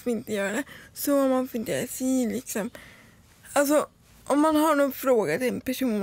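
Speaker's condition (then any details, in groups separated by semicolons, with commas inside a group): Cerebral palsy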